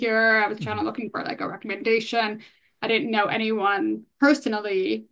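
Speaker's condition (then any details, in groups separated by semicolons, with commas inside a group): Hearing loss, bilateral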